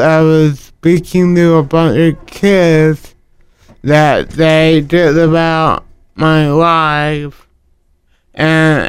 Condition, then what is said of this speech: Cerebral palsy. So walking, talking, stuff like that is affected.